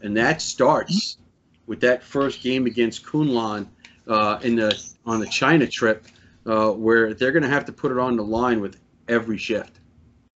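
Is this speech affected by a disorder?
No.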